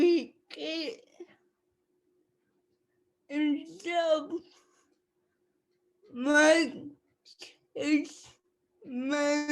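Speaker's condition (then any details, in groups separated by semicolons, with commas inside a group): Cerebral palsy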